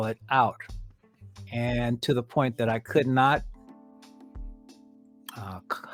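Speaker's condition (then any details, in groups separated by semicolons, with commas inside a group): No condition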